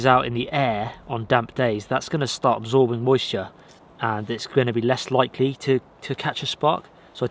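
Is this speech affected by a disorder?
No.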